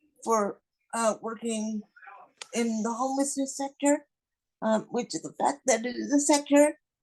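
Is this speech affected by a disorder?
Yes: cerebral palsy; non-progressive, will not improve.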